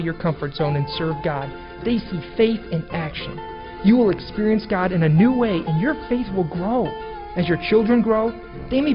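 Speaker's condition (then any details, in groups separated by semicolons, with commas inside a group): No condition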